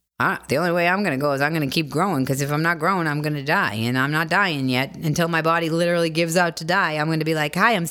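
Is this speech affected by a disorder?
No.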